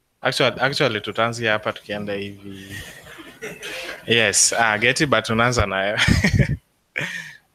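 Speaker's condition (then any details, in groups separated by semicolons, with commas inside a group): No condition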